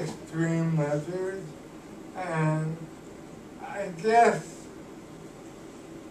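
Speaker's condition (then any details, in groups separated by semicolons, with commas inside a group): Cerebral palsy; cannot walk, uses wheelchair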